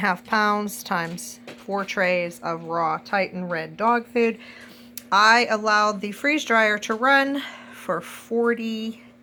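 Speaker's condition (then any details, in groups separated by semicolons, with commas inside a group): No condition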